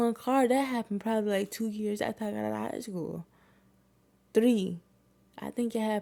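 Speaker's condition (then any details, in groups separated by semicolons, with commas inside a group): Cerebral palsy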